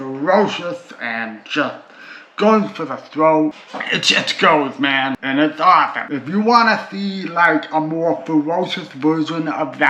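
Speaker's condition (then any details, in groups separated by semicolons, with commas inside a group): Cerebral palsy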